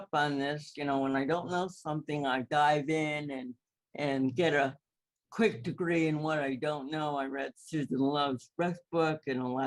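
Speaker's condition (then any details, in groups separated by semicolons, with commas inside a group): Cerebral palsy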